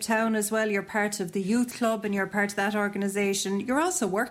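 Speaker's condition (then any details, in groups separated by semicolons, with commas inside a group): No condition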